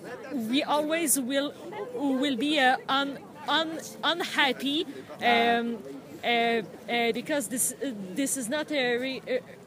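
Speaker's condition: Stuttering; stuttering since at least age 14 or 15, persisting about 15 years; still stutters; repeated sounds, repeated words, prolonged sounds

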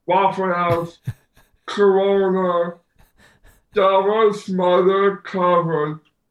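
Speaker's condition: Down syndrome; slow learning

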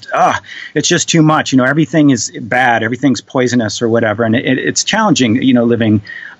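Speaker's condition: No condition

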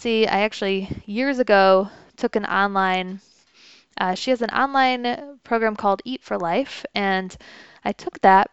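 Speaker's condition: No condition

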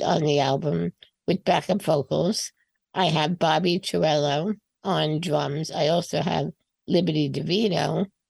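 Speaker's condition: Spinal muscular atrophy type 2; breathing, speaking and singing much stronger since medication, functions declining before it

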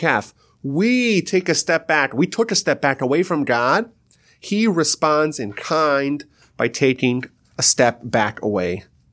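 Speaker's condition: No condition

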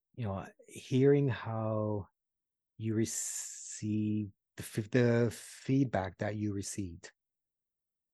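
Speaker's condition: Stuttering; l sound tough, trouble formulating sentences after pandemic isolation, not from stuttering; repeated sounds, prolonged sounds

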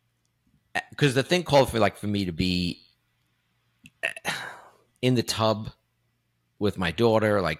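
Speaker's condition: No condition

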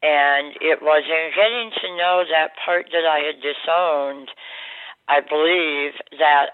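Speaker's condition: Oral cancer surgery, jaw removal

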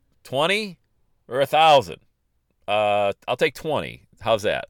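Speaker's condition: No condition

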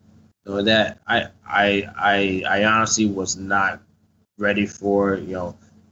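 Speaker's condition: Stutter; acquired stutter after combat traumatic brain injury, memory loss, selective hearing, Shepherd Center TBI program; mild speech impediment with stuttering, loses train of thought mid-sentence; repeated words

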